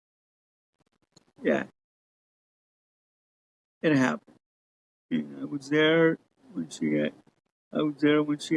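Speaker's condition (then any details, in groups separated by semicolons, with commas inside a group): Cerebral palsy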